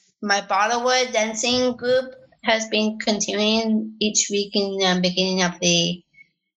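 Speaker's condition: Down syndrome; adult woman

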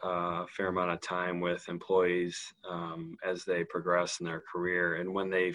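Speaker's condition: No condition

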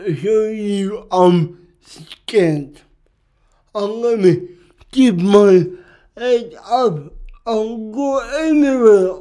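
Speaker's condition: Cerebral palsy; speech can be hard sometimes

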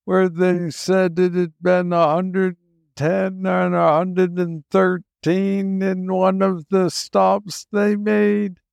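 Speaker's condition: Parkinson's disease, young onset

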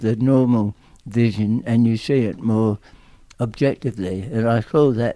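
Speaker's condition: Tongue cancer; aggressive tongue cancer

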